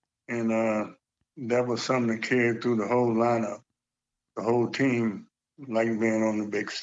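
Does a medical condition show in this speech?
Yes: Parkinson's; Parkinson's disease for quite a while, age 70; slight stutter attributed to Parkinson's.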